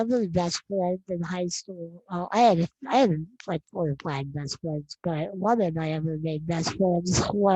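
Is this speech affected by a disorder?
Yes: non-progressive muscular dystrophy.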